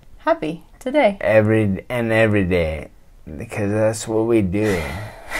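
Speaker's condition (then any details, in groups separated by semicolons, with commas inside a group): Traumatic brain injury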